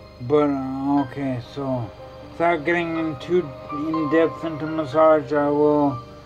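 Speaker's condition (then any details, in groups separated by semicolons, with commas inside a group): Traumatic brain injury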